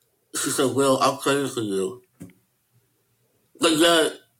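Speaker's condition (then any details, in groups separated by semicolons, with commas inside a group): Möbius syndrome; incomplete lip closure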